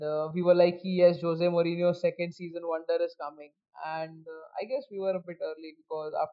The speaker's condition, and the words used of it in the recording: None; typical speech.